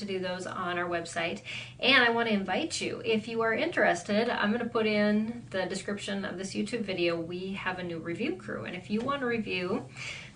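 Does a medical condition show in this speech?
No.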